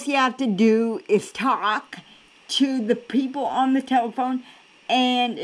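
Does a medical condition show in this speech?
Yes: cerebral palsy.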